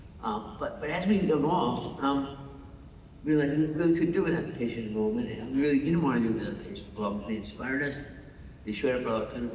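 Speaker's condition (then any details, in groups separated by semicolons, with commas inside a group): Parkinson's; loses train of thought mid-sentence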